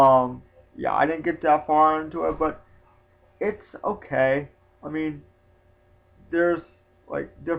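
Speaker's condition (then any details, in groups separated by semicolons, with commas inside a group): Spastic quadriplegic cerebral palsy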